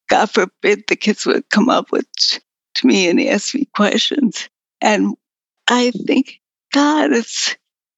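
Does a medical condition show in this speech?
Yes: progressive multiple sclerosis; voice up and down, in and out with pulmonary muscle strength, sometimes no voice, assistant speaks.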